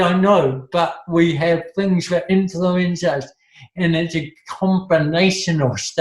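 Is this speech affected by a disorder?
Yes: cerebral palsy.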